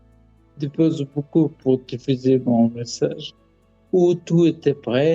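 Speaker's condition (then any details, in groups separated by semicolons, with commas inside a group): Multiple sclerosis; altered speech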